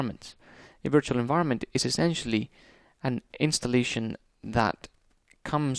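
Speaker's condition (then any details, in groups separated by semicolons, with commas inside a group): No condition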